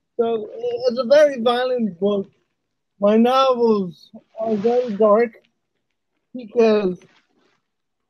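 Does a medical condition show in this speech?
Yes: cerebral palsy; uses wheelchair.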